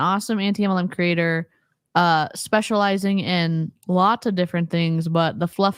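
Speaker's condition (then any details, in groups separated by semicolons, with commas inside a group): No condition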